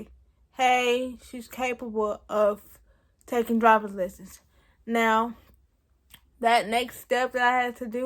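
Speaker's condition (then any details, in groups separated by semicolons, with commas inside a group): Cerebral palsy; present since birth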